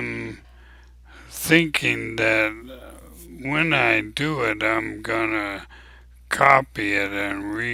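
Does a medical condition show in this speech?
Yes: ALS; abnormally slow voice.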